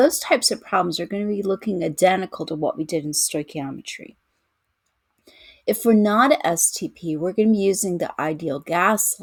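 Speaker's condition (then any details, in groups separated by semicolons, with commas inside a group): No condition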